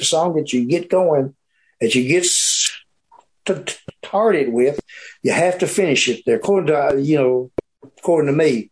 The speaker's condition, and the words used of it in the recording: Stuttering. I want y'all to forgive me there because I got a little stutter here.